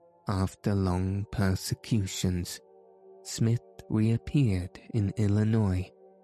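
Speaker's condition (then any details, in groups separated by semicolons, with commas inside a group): No condition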